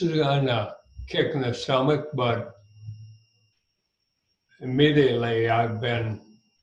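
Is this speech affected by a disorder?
Yes: ALS; ALS with throat onset, first noticed while singing at gigs, age 66, ENT first prescribed Mucinex; about a year and a half since first symptoms, recently diagnosed by neurologist; throat not responding when singing, could not reach notes, nephew brain surgeon in Boston heard voice change.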